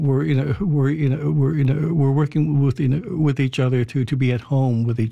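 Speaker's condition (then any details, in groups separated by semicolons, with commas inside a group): Stuttering; no cure, spent decades masking stuttering; repetitions, prolongations and blocks, past anxious blocks into silence on phone calls; repeated words, prolonged sounds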